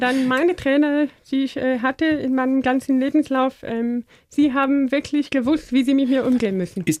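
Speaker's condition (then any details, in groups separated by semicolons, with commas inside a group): Deafness; speaks well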